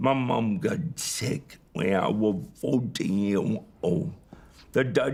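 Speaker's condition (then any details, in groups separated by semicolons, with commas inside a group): Cerebral palsy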